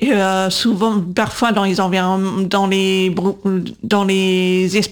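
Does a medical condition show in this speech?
Yes: congenital deafness, profound sensorineural deafness, cytomegalovirus; diagnosed around 18 months, severe, dropped at 8, left 120 db, right 90 db; cochlear implants left at 8.5, right at 20-22, processors above ears, lip reading, noise hard; 20 years speech therapy, initially three times weekly, learned speaking and voice control, AI misrecognizes speech.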